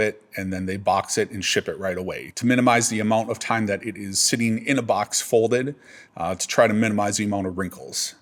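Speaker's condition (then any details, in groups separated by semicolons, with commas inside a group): No condition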